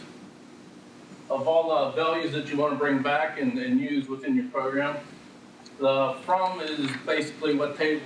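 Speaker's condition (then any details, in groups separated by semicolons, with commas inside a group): No condition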